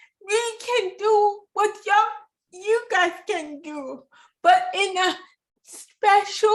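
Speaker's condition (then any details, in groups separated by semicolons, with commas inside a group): Cerebral palsy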